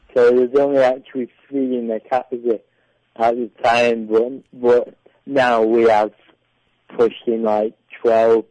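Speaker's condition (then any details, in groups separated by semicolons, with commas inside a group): Cerebral palsy; diagnosed at birth, delayed developmental milestones, walked with walking frame, predicted lifelong electric wheelchair, prone to rounded shoulders; predicted never to talk, parents paid for speech therapy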